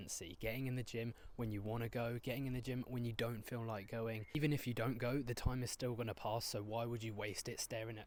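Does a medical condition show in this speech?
No.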